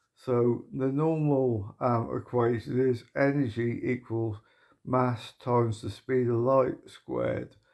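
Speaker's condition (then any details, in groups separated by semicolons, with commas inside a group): Motor neuron disease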